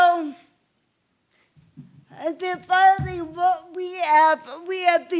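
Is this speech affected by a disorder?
Yes: cerebral palsy; obvious speech impairment.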